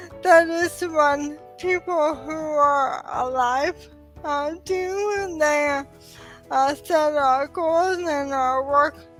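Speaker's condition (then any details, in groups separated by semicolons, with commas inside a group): ALS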